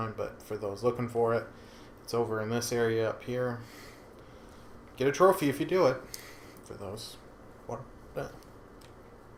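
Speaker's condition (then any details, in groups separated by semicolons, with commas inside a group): No condition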